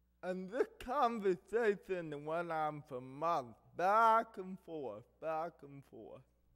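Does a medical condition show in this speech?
Yes: cerebral palsy; affects hearing and speech.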